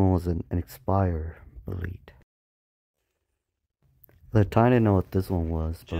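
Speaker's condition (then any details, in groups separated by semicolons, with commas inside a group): No condition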